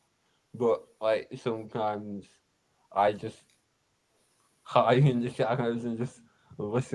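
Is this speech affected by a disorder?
Yes: spinal muscular atrophy; physical disability, no learning difficulty.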